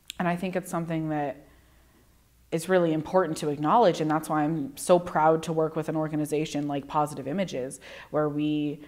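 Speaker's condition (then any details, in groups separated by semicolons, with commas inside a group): No condition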